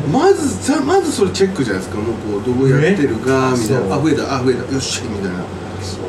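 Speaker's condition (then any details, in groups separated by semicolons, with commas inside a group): No condition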